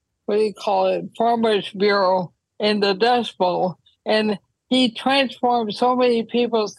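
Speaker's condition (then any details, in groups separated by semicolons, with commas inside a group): ALS; wheelchair use when traveling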